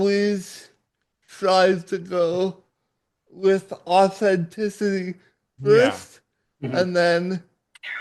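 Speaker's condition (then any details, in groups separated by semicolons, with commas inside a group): Cerebral palsy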